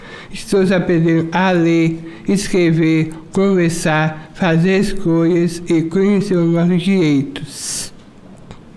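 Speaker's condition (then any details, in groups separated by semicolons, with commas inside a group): Down syndrome; adult aged 26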